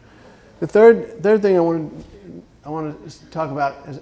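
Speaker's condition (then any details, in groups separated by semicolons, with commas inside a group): Parkinson's disease; left foot dystonia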